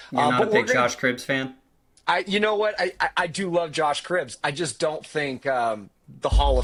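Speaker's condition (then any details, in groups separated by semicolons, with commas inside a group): No condition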